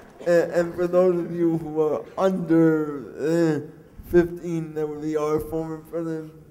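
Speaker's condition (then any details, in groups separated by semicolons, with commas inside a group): Cerebral palsy; mixed quadriplegic type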